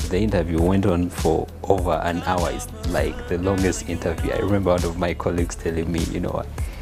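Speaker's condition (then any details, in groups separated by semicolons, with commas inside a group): No condition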